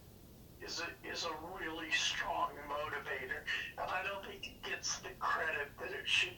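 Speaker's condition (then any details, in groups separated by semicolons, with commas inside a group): Parkinson's disease; battery pack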